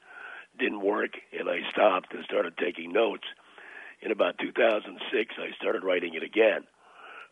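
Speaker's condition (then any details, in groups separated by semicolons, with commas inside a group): Throat cancer, partial laryngectomy; 80% of larynx removed, smoked and drank since age 12-14, since quit; about seven years after treatment, declared cured by oncologist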